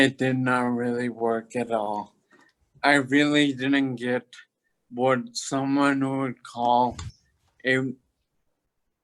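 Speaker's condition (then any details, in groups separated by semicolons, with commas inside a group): Toxic leukoencephalopathy, locked-in syndrome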